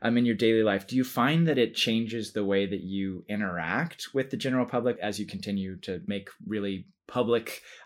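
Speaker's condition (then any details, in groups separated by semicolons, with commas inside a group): No condition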